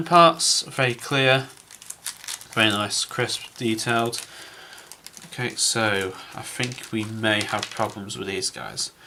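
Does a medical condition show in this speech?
No.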